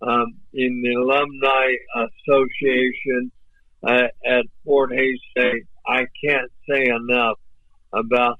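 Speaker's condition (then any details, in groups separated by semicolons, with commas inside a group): ALS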